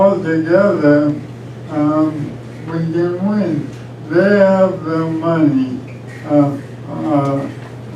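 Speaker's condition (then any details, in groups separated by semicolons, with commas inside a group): ALS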